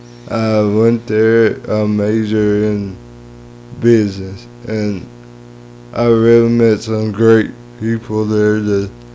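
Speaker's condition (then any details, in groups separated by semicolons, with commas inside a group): Cerebral palsy; lifelong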